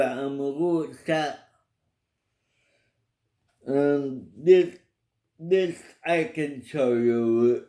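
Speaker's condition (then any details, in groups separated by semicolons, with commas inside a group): Cerebral palsy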